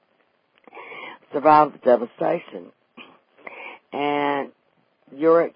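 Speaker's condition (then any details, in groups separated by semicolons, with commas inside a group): Vocal cord paralysis after stroke; wheelchair user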